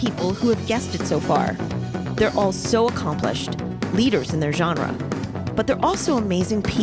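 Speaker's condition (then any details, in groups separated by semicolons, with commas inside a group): No condition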